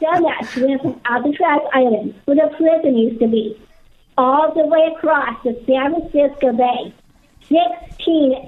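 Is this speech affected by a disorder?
Yes: Down syndrome; described as extraordinary public speaker, speaks across country, testified in Pennsylvania, speaking engagements now via Zoom.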